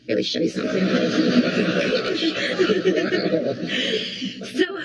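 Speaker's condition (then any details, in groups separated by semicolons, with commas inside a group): No condition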